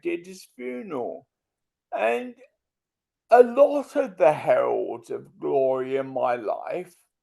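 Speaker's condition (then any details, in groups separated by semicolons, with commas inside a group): Multiple sclerosis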